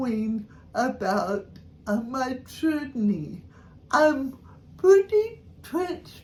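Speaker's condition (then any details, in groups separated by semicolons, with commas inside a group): Cerebral palsy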